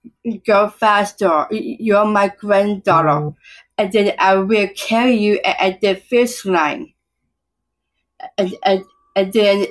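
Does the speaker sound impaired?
Yes: Down syndrome; congenital, hypotonia at birth, diagnosed hours after birth, high marker on alpha fetoprotein test at 16 weeks; short ungrammatical phrases, asks mother what to say, mother Sandy prompts answer.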